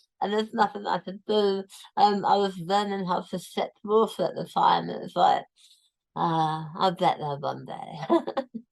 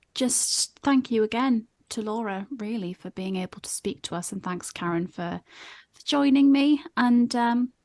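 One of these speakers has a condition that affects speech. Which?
The first: tongue cancer, tongue removed; almost entire tongue removed, five millimeters left; post-surgery, cancer-free, diagnosed stage 4; relearned eating, liquids to purees.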